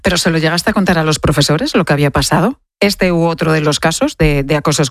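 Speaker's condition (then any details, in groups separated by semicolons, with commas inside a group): No condition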